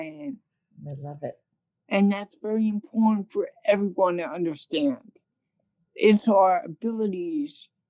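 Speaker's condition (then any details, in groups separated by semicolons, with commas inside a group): Cerebral palsy; present from birth, hearing loss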